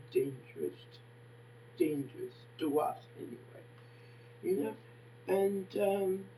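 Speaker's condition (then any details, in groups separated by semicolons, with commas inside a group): Facial palsy; can barely hear own speech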